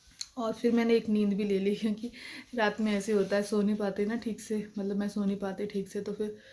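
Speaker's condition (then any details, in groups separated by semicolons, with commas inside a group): No condition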